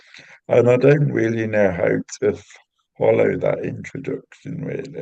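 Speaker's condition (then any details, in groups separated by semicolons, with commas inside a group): Cerebral palsy; intrathecal baclofen pump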